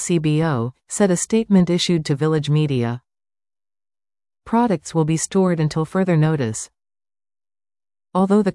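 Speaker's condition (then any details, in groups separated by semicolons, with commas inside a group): No condition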